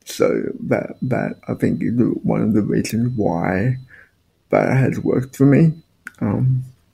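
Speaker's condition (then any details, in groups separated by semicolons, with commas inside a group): Spastic quadriplegic cerebral palsy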